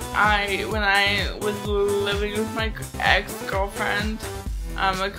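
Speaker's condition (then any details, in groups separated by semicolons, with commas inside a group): Cerebral palsy, mild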